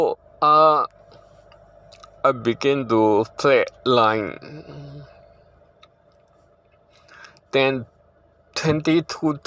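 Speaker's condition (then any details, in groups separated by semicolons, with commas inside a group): Ataxia; spinocerebellar, progressive degenerative, began with trembling hands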